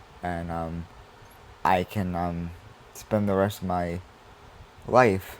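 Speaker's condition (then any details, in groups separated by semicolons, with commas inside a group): Cerebral palsy; uses wheelchair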